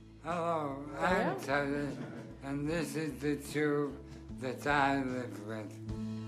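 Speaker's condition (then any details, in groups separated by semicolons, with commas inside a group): Motor neurone disease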